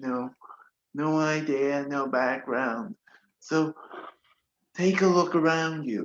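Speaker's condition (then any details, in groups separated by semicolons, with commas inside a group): Cerebral palsy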